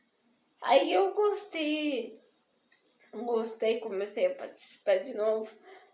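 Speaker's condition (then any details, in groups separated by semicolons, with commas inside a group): Spastic diplegic cerebral palsy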